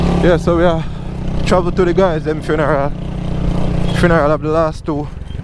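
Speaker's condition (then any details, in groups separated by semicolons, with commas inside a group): No condition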